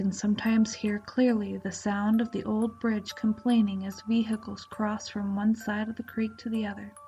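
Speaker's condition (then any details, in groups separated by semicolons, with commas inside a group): No condition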